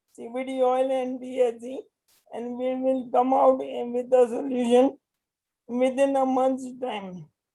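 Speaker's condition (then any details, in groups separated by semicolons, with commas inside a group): Motor neuron disease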